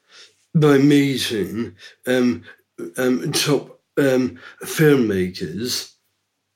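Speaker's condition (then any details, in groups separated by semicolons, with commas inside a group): Down syndrome; three copies of chromosome 21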